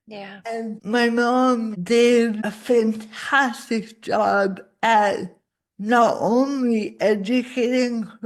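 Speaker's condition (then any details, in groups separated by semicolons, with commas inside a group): Cerebral palsy; spasticity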